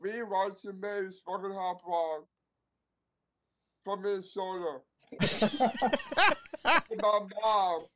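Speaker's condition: Down syndrome; speaks in concepts

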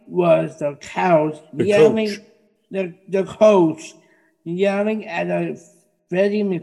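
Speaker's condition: Down syndrome; intestinal bypass surgery on day three

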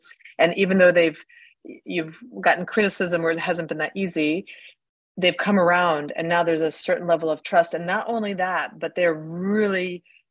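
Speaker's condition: No condition

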